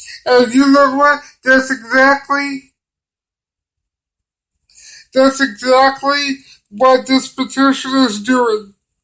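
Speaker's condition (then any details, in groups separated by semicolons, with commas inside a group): Cerebral palsy; limited use of the hands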